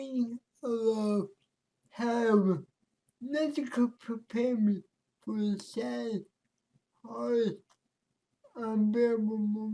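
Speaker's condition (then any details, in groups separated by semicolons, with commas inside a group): Cerebral palsy; speech affected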